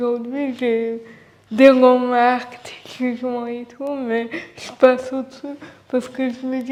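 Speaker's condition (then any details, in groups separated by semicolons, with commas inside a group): Cerebral palsy; from birth, uses wheelchair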